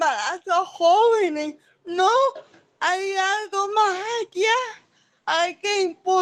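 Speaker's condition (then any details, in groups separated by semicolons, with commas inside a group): Cerebral palsy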